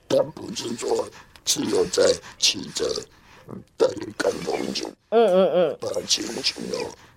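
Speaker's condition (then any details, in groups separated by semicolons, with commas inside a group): Laryngectomy, esophageal speech, total laryngectomy for hypopharyngeal cancer; stage four hypopharyngeal cancer, possibly smoking-related; speaks with esophageal speech after laryngectomy; lost basic speaking ability after surgery, esophageal speech via air vibration learned through long practice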